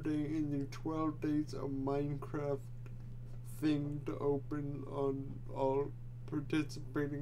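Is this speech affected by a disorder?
Yes: quadriplegic cerebral palsy.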